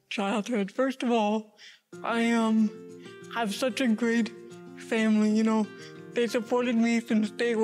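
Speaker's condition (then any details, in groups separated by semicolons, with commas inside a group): Cerebral palsy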